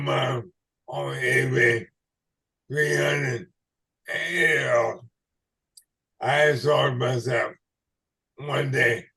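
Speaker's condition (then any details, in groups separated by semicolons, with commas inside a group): ALS/MND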